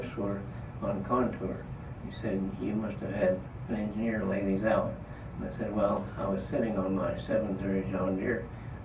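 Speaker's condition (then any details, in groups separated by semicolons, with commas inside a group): Parkinson's disease; trouble talking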